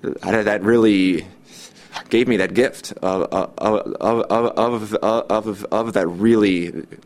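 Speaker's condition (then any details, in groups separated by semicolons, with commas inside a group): Stuttering; stutter since childhood; intense stutter; repeated sounds, prolonged sounds, blocks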